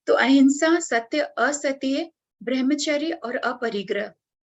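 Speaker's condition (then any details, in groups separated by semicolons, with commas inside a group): No condition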